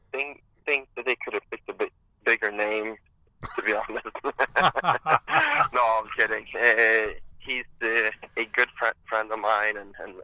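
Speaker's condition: Stuttering; stuttering audible during interview, considers it a barrier to media work; repeated sounds, repeated words

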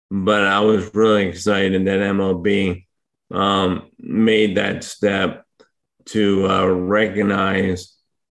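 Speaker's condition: ALS; ALS diagnosed last year, power wheelchair for mobility; about one year since diagnosis, uses power wheelchair; hard to speak for long periods right now

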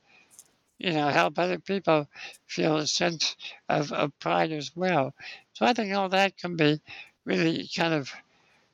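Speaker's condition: Spinal muscular atrophy; lifelong wheelchair use

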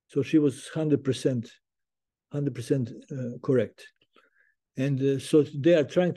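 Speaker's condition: Parkinson's disease; stopped playing guitar publicly 2015

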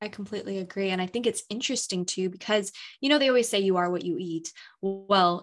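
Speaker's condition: No condition

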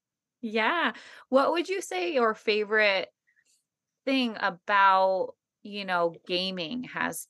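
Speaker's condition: No condition

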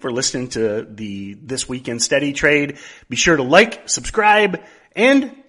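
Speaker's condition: No condition

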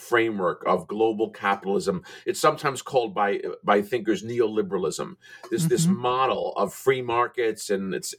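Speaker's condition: No condition

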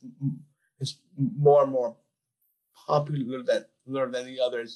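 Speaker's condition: Down syndrome; described as very articulate in giving details

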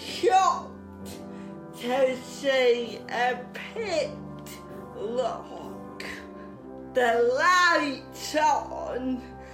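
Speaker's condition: Cerebral palsy

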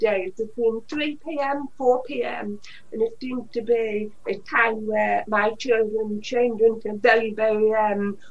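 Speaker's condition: Usher syndrome (deafblindness), profoundly deaf since birth, severe; tunnel vision noticed at age 9

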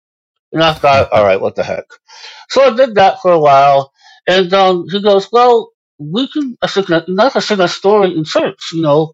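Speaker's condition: Moebius syndrome; congenital

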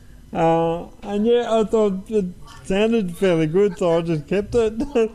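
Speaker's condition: Cerebral palsy; uses wheelchair

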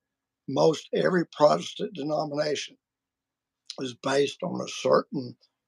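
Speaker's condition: Vocal cord surgery; including laser treatment

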